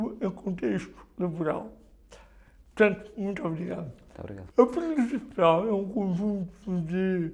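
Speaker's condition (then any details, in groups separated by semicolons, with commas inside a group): Cerebral palsy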